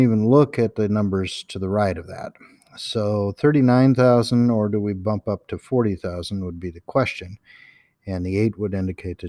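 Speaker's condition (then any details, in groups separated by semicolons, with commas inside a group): No condition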